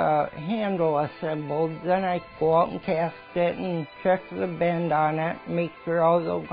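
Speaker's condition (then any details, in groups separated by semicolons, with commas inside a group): Ataxia; balance problem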